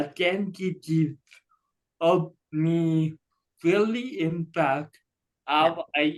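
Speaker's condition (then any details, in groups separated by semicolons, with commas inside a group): Cerebral palsy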